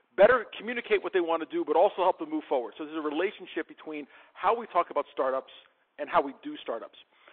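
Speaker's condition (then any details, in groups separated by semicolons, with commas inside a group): No condition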